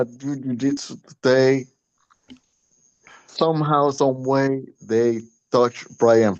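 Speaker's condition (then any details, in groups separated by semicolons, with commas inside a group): Cerebral palsy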